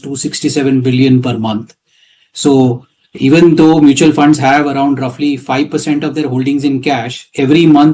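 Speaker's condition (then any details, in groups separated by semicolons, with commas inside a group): No condition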